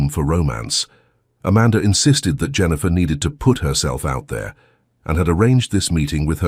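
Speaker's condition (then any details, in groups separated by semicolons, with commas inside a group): No condition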